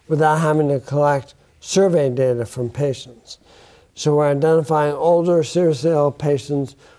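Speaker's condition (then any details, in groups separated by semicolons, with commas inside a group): Bulbar onset ALS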